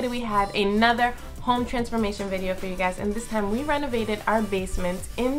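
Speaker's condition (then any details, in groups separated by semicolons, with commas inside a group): No condition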